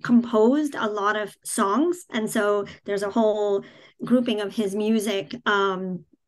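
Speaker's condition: Cleft palate, cleft palate without cleft lip

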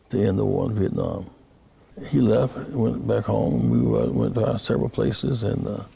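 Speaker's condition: Parkinson's disease; speech therapy

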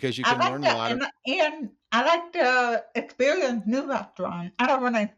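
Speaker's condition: Deaf, cochlear implant user; uses cochlear implant, follows familiar songs by memory

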